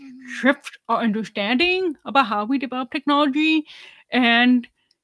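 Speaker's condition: Deafness, severe

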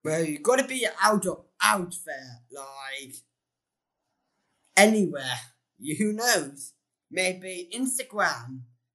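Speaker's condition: Down syndrome

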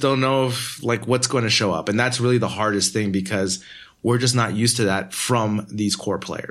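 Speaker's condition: No condition

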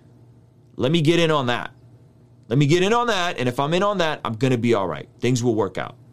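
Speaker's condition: No condition

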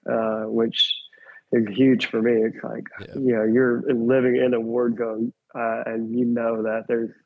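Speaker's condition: Cleft lip and palate; attributed to Chernobyl radiation

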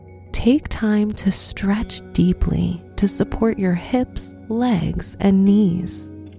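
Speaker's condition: No condition

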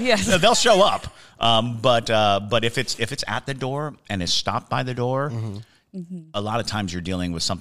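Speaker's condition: No condition

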